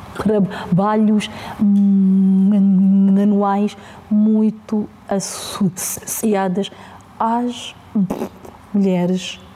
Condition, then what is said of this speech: Stuttering. É óbvio que eu me esforço para não gaguejar imensamente, eu me esforço para ter maior eficácia na minha comunicação e por ali fora